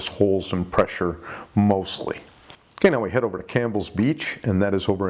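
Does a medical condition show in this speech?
No.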